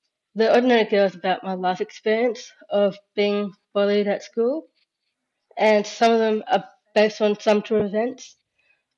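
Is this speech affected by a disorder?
Yes: Down syndrome.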